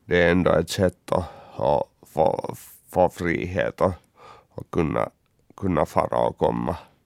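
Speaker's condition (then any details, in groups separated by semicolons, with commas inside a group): Cerebral palsy; uses wheelchair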